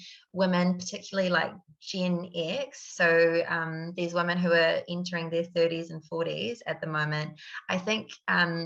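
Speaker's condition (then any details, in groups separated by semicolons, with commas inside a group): No condition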